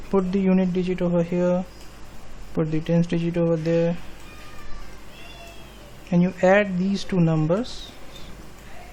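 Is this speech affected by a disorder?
No.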